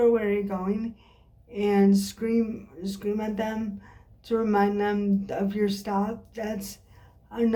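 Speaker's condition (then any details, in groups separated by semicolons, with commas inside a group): Cerebral palsy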